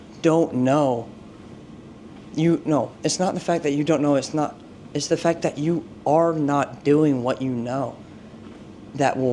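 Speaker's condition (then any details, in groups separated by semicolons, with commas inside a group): No condition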